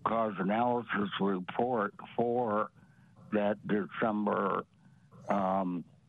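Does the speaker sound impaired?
Yes: parotid gland removal; difficulty speaking at this recording, recurring, attributed to parotid gland removal.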